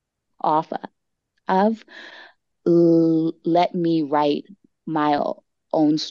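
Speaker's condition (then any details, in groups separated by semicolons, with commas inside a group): Stuttering; prolonged sounds, blocks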